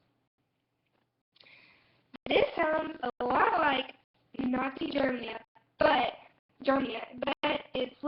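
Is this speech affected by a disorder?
No.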